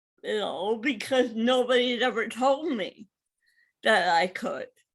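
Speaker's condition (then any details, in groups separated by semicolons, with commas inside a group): Cerebral palsy; speech not perfect, voice-activated software garbles speech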